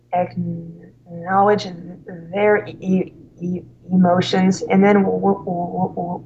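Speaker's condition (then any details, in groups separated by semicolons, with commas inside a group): Stuttering; severe stuttering at college start, fluency temporarily improved by drinking alcohol, works as school slp; stutters openly, cannot hide it, discloses stuttering to parents, feels in control; noticeable stuttering that cannot be hidden, more fluent when drinking then; prolonged sounds, blocks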